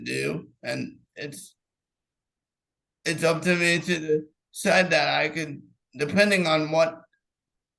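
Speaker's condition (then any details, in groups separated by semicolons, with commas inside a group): Cerebral palsy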